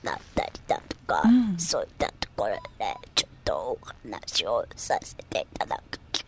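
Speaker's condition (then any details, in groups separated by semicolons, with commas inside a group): Myasthenia gravis; ventilator since age 26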